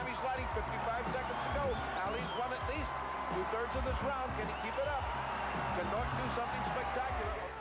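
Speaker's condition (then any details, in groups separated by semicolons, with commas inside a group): No condition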